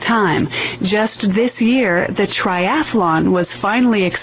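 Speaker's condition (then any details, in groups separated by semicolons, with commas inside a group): No condition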